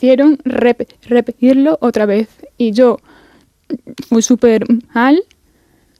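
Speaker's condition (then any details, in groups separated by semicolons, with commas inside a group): Stuttering; worse in adolescence with more exposure; avoided speaking to avoid exposure; repeated sounds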